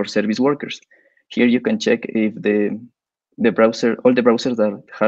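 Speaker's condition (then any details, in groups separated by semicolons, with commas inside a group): No condition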